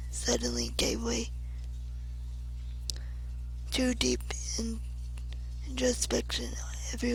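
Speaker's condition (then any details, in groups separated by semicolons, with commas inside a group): Cerebral palsy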